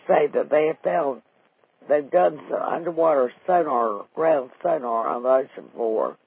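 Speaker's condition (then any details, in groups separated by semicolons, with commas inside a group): Vocal cord paralysis after stroke, unilateral vocal fold paralysis; left hand slightly impaired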